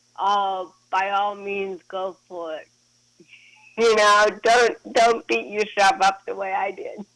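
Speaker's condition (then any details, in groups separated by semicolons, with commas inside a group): Cerebral palsy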